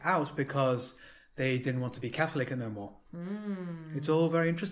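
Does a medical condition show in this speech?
No.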